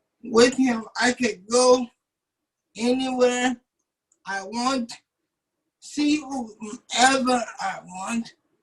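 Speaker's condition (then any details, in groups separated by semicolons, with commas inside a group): Cerebral palsy; speech expected absent, now speaks very well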